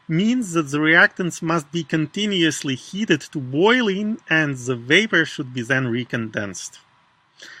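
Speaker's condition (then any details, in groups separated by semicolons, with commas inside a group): No condition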